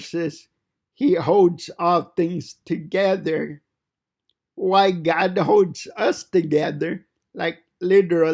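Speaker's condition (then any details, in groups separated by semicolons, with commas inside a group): Cerebral palsy; fine motor impairment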